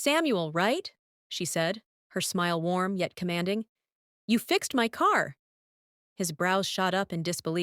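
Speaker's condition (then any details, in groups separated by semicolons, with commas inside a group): No condition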